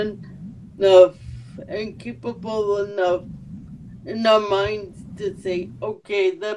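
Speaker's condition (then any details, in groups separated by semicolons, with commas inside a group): Cerebral palsy; able to speak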